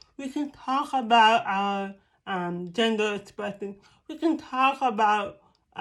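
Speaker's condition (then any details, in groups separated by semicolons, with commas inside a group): Cerebral palsy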